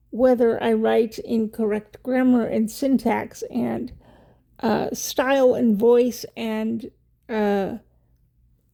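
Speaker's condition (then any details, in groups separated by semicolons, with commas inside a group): Cerebral palsy; wheelchair user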